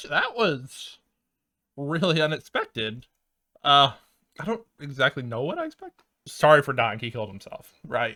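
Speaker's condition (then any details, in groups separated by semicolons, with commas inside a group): No condition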